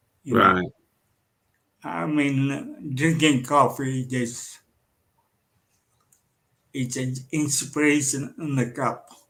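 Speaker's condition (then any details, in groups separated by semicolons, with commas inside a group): Cerebral palsy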